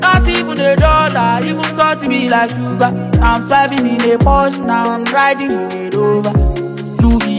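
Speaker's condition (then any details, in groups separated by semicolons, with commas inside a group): No condition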